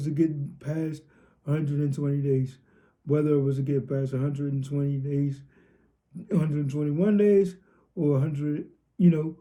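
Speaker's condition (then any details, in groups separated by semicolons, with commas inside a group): Cerebral palsy, spastic diplegia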